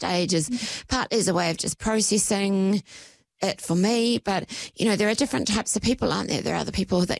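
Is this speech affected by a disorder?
Yes: voice disorder; voice audibly affected at time of recording.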